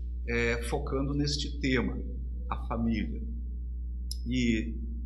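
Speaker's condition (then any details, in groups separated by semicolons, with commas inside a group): No condition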